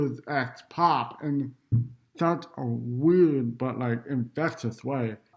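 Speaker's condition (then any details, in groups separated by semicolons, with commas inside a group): Cerebral palsy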